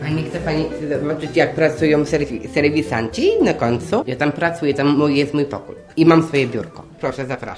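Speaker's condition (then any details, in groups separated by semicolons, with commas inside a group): Down syndrome; turning 28 this year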